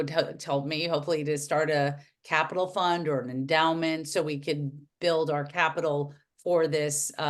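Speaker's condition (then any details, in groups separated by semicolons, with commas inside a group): No condition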